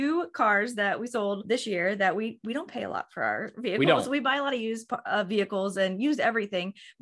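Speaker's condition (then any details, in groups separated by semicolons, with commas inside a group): No condition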